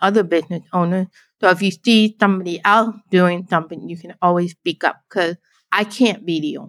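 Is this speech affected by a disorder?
Yes: deafblind, born deaf; narrowed visual field; hearing aid on right, cochlear implant on left, about 40 degree visual field; can speak, signing easier than speaking English in videos.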